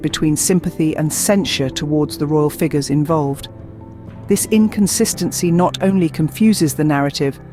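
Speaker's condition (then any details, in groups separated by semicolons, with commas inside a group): No condition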